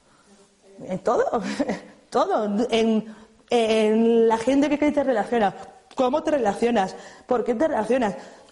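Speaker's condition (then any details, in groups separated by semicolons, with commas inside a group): Stuttering; stuttering since very early childhood, severe in childhood, school bullying; age 44, still stutters, some fear of being judged; audible stuttering while giving talk, as child could not speak or express herself; repeated sounds, prolonged sounds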